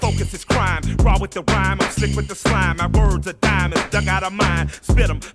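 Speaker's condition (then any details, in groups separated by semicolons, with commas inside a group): No condition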